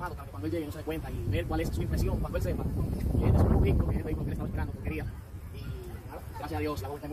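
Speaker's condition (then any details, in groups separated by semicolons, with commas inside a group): No condition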